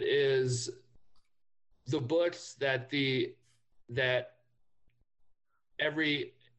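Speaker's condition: Stutter; past speech therapy; not currently in speech therapy; stutters most on own name, noticeable right away to new people; repeated words, prolonged sounds

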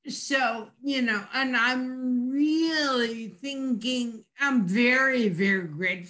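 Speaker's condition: Dysarthria after stroke; stroke at age 50, double vision then collapse, tracheotomy, feeding tube, could not walk, swallow or eat; could not talk at first, letter board, possibly aphasic, dysarthria remains, much improved, diaphragmatic breathing, over-articulation

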